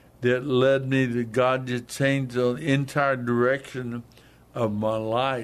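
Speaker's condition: Hemorrhagic stroke, hemorrhagic, basal ganglia

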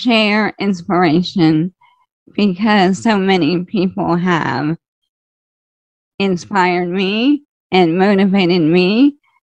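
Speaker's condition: ALS, slow progressing

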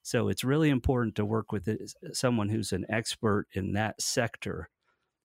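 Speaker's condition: No condition

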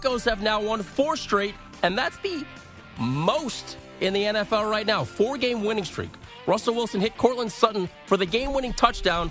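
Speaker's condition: No condition

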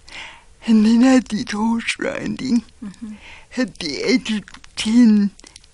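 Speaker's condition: Cerebral palsy; brain damage affecting physical part only, cognition unaffected, diagnosed at 18 months; doctors predicted never walking, never talking, never getting an education

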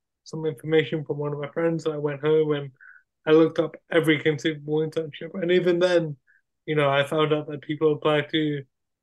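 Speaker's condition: Cerebral palsy; wheelchair user

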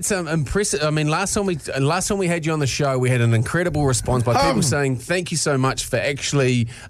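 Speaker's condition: No condition

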